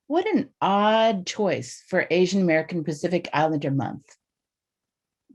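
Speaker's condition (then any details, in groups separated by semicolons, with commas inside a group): No condition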